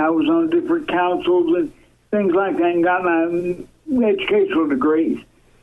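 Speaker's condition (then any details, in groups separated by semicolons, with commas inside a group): Cerebral palsy, severe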